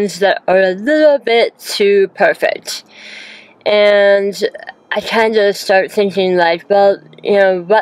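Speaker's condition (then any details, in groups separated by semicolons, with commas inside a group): Hemi-glossectomy for oral cancer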